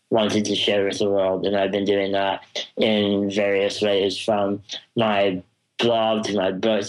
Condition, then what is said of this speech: Spinal muscular atrophy. It affects every muscle in my body from my legs to my arms to my jaw and my tongue, which obviously affects my ability to talk, which is why I may sound a little difficult to understand at times.